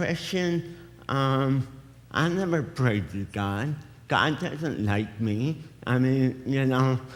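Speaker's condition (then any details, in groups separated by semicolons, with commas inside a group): Cerebral palsy; affects speech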